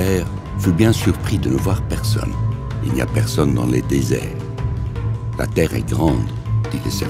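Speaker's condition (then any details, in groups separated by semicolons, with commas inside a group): No condition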